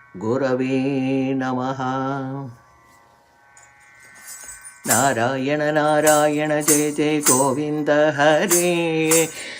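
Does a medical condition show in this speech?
No.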